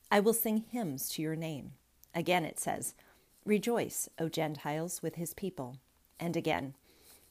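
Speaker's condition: No condition

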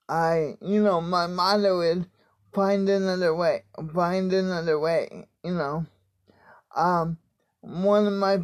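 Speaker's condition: Cerebral palsy; spastic quadriplegic

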